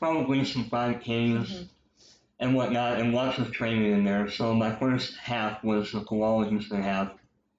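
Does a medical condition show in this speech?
Yes: cleft lip and palate, popliteal pterygium syndrome; speech impediment from cleft lip and palate.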